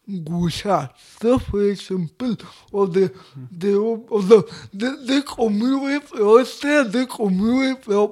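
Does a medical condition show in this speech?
Yes: cerebral palsy; speech difficulties.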